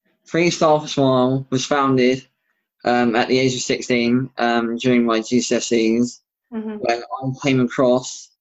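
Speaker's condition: Bilateral cleft lip and palate; congenital, severe

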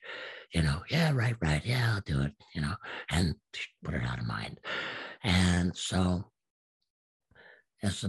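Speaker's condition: Absent vocal cords; still practices speaking

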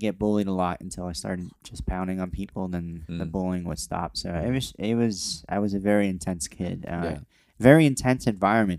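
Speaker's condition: Cleft lip and palate

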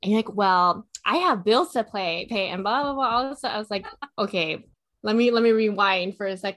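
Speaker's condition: No condition

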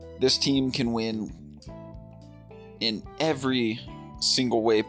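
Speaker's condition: No condition

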